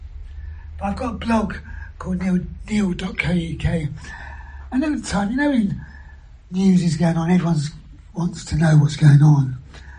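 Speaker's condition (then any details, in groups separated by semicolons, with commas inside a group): Throat cancer surgery, vocal injections; deaf one ear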